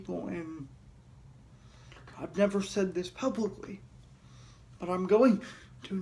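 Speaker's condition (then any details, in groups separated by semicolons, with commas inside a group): Cerebral palsy; heavily altered breathing patterns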